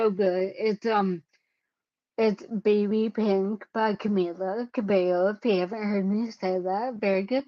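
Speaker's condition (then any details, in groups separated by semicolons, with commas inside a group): Cerebellar ataxia; caused by brain bleed, unsteady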